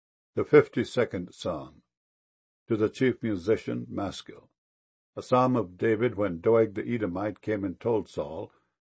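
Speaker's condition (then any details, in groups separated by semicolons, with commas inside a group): No condition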